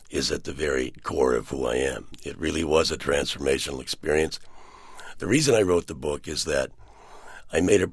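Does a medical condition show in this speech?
Yes: partial laryngectomy for throat cancer; throat cancer surgery, 80% of larynx removed, Cleveland Clinic experimental surgery attaching left neck muscles to larynx; about seven years after surgery, tracheostomy for a very long time, no longer; unable to speak about 2 years, early voice like Brando in The Godfather, improved, called sexy.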